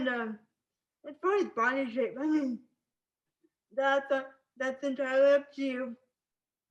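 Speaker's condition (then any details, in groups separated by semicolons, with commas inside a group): Spastic cerebral palsy; can speak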